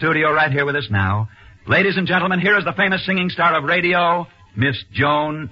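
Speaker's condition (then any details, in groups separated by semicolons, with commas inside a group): No condition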